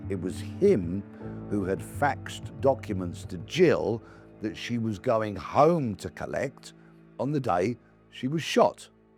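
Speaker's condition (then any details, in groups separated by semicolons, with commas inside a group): No condition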